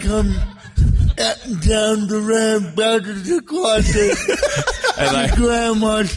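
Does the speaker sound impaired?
Yes: cerebral palsy; hand and arm movement affected, difficulty doing high fives.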